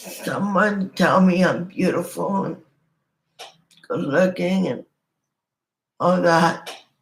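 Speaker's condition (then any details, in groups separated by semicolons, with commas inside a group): Cerebral palsy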